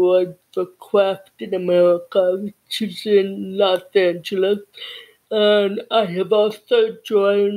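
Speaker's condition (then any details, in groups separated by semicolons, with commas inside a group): Cerebral palsy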